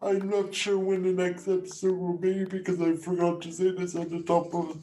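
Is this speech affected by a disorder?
Yes: cerebral palsy; spastic quadriplegic type.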